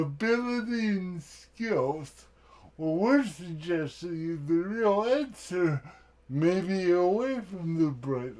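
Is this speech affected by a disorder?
Yes: cerebral palsy; present from birth; years of speech therapy, often misunderstood, breath and articulation effortful.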